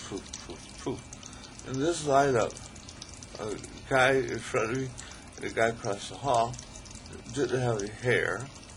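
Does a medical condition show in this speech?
Yes: ALS; still able to talk, articulate.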